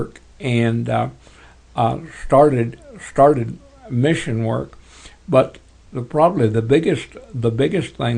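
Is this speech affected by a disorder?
Yes: Parkinson's; tremors as early symptom.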